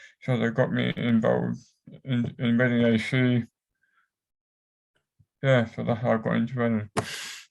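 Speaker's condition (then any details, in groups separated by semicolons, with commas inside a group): Cerebral palsy; affects whole body; cramps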